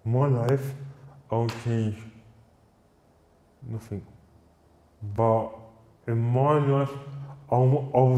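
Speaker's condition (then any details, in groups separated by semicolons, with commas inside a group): Cerebral palsy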